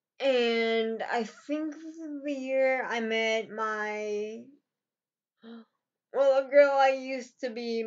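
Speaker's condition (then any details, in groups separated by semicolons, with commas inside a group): Cerebral palsy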